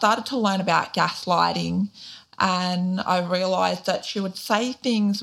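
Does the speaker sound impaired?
Yes: deafness, profound; born deaf, recessive gene, Auslan sign language first language, started speaking at age 5; cannot hear interviewer, lip reads questions via recording platform, signs while answering; weekly private speech therapy in childhood, speaks clearly, bilingual Auslan and spoken English.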